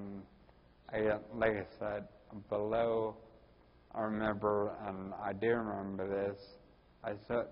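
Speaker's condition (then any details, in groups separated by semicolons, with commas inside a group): Ataxia; speech typical of the condition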